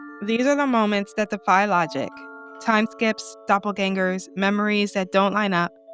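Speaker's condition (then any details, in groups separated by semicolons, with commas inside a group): No condition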